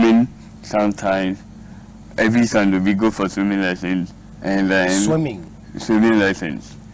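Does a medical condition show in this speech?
Yes: cerebral palsy.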